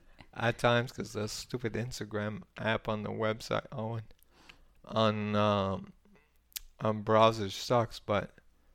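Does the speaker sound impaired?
Yes: ALS; ALS diagnosed at 35, followed by ALS team at Nova, PEG feeding tube, needs assisted toilet transfers.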